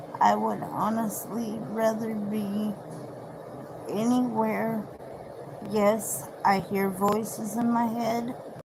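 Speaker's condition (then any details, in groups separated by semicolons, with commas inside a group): Cerebral palsy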